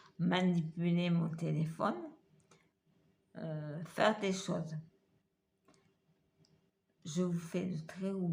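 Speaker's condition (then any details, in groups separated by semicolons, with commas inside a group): Multiple sclerosis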